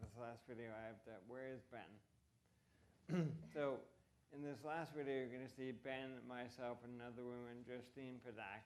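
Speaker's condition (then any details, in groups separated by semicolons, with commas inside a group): ALS; voice impacted, reduced fluency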